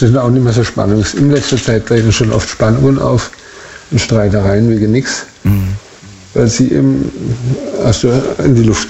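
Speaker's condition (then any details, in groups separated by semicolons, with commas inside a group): Parkinson's disease; first symptoms around age 40, arm not swinging while walking, physiotherapy unhelpful, diagnosed by medication response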